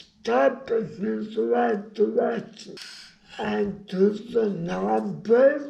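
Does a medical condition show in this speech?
Yes: brain injury.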